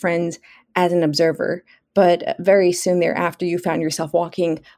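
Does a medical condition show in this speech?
No.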